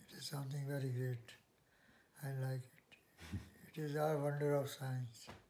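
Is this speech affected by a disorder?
Yes: Parkinson's disease.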